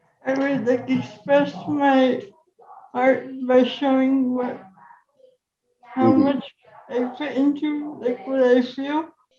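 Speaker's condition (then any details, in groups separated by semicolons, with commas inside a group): Cerebral palsy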